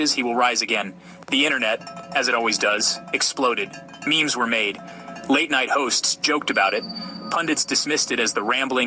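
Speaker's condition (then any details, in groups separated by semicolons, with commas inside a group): No condition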